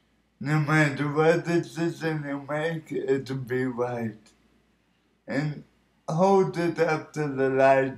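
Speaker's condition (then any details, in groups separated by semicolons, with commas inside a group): Cerebral palsy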